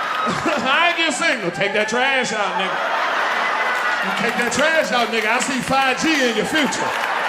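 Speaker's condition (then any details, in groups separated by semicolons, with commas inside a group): No condition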